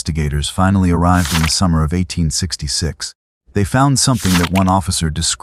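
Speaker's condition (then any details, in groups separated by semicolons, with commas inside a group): No condition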